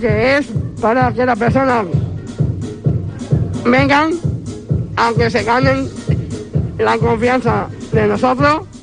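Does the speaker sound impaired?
Yes: Down syndrome; user of Down Mérida association.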